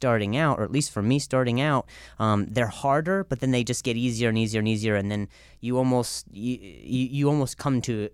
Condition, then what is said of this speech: Stuttering. You have a significant speech impediment and yet you speak for a living.